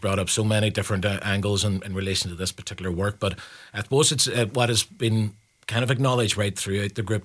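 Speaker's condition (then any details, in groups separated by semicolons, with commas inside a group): No condition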